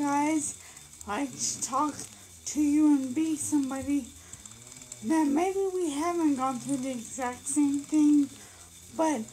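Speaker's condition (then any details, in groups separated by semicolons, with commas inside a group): Brain injury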